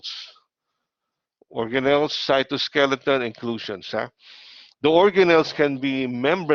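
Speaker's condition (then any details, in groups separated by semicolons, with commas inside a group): No condition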